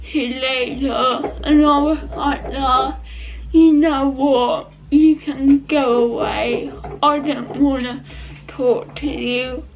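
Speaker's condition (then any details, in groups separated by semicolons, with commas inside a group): Cerebral palsy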